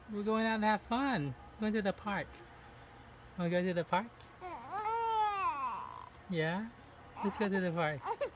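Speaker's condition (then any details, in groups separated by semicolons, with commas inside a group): No condition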